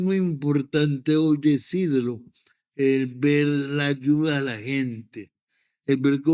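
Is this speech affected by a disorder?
Yes: cerebral palsy.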